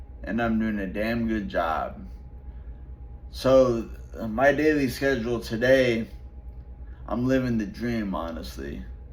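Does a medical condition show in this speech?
Yes: traumatic brain injury; relearned talking.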